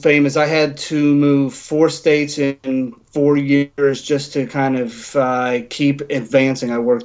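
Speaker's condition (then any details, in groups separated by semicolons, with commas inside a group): Stuttering, covert; stuttered badly when nervous or anxious, sometimes only mild, avoided speaking roles, chose behind-camera work; prolonged sounds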